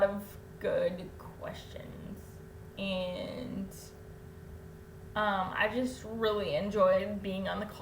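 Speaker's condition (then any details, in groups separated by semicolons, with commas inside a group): Cerebral palsy; infant ventilator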